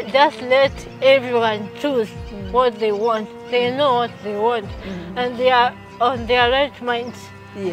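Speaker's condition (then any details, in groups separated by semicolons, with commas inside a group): Cerebral palsy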